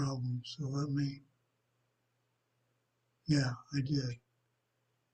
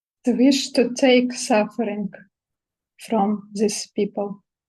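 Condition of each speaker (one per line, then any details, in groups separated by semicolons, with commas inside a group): Parkinson's; tremor varies day to day
No condition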